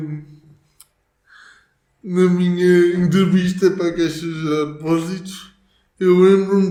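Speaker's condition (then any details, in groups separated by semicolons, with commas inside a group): Cerebral palsy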